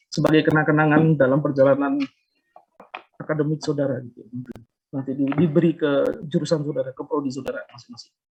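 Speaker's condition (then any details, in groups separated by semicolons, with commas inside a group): No condition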